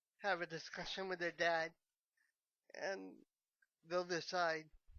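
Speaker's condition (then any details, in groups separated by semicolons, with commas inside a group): Cerebral palsy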